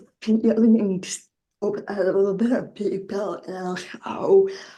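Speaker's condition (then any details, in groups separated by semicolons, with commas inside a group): Generalized dystonia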